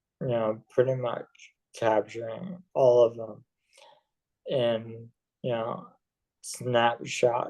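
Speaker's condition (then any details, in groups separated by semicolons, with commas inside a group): ALS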